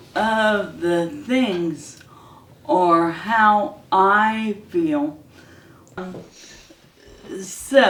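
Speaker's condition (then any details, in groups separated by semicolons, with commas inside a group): ALS; hand onset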